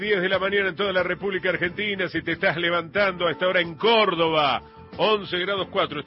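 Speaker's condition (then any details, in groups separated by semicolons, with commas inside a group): No condition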